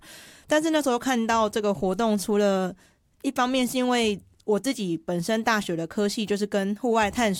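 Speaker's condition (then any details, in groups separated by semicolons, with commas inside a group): Hearing impairment; uses hearing aids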